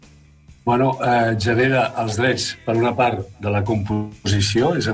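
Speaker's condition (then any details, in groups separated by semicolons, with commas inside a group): No condition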